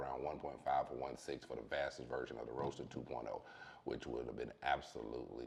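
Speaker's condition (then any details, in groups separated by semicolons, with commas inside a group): No condition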